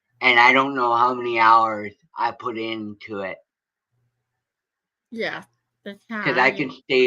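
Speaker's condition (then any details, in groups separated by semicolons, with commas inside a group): Cerebral palsy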